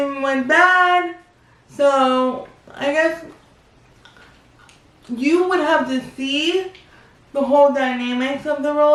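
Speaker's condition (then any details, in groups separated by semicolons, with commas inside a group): Cerebral palsy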